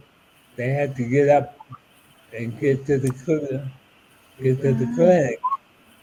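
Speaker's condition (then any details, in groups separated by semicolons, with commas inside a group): ALS; about eight years since diagnosis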